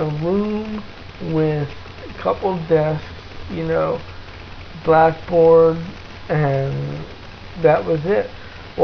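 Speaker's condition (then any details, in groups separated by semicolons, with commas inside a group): Cerebral palsy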